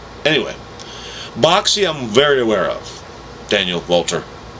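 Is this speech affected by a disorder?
No.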